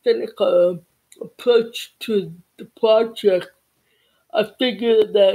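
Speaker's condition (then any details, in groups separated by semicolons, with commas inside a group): Cerebral palsy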